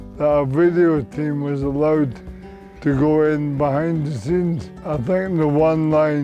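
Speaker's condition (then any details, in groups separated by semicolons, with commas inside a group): Motor neurone disease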